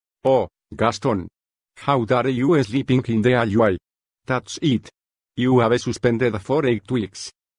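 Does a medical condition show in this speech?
No.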